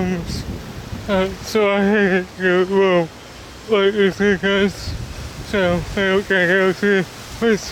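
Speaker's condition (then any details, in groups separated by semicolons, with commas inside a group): Cerebral palsy; body affected; speech disability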